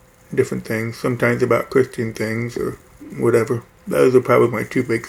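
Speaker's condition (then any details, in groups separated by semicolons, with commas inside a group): Hearing loss; right ear cochlear implant at Johns Hopkins Baltimore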